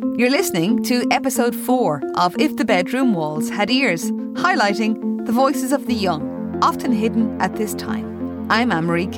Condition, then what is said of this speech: No condition.